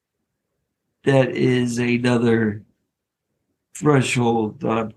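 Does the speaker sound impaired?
Yes: ALS; diagnosed about five years ago, PEG tube recommended soon after diagnosis.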